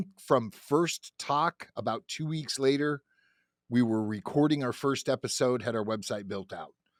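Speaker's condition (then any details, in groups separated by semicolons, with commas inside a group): No condition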